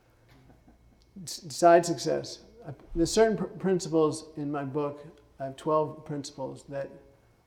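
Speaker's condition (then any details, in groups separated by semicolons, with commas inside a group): Parkinson's; speech therapy judged unnecessary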